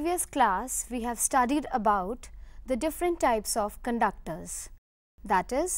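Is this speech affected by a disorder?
No.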